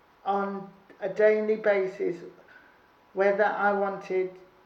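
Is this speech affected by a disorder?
Yes: cerebral palsy.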